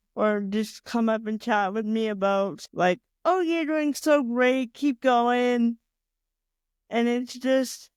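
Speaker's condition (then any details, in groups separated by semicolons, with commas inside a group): Cerebral palsy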